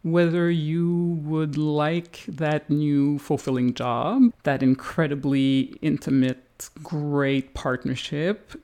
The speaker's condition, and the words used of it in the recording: No condition.